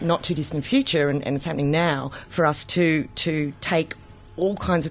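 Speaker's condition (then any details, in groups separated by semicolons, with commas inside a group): No condition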